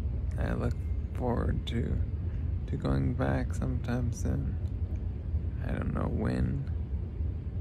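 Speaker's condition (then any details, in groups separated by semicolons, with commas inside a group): Traumatic brain injury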